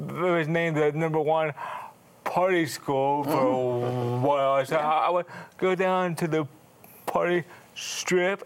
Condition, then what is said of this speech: Cerebral palsy. He has healed parts of my speech.